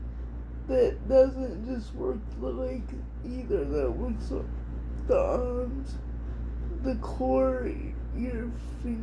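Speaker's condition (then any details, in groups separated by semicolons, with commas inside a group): Cerebral palsy; speech somewhat affected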